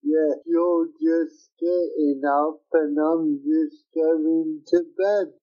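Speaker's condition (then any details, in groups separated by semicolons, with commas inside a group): Cerebral palsy; from birth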